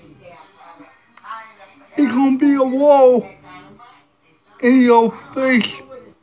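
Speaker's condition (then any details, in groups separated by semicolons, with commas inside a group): Cerebral palsy; speech hard to understand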